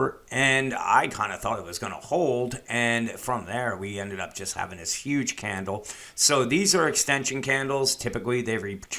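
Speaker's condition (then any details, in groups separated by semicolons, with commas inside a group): No condition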